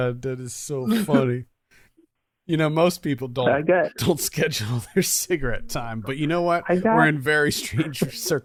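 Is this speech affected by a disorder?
No.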